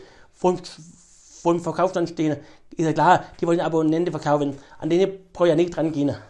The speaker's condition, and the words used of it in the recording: Stuttering. Ich kann dich gut verstehen und die Zuhörerinnen und Zuhörer unseres Podcasts sicherlich auch.